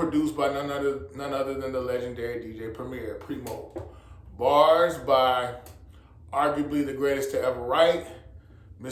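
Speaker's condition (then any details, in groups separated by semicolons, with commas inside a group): No condition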